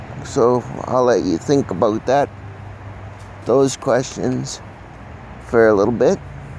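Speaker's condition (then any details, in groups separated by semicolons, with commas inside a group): Cerebral palsy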